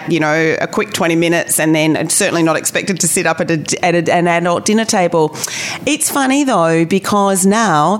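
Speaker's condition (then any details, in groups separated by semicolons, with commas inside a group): No condition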